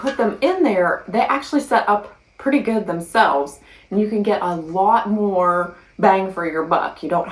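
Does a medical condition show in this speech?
No.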